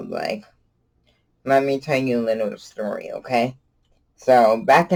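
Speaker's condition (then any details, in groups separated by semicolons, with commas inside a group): Cerebral palsy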